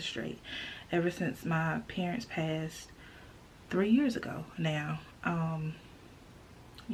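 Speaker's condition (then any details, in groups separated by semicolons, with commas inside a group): No condition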